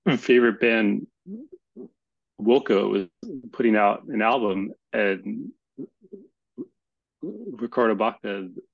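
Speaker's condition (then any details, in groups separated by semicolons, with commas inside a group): Stuttering; childhood onset, speech therapy as child; still stutters as adult, gradually more comfortable with stuttering; phone time pressure harder, more comfortable speaking face-to-face; repeated sounds, blocks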